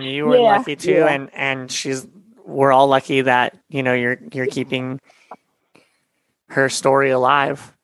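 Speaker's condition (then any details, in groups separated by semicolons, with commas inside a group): Cleft palate and lip; congenital cleft lip and palate, seven surgeries before age 7, hip bone grafted into mouth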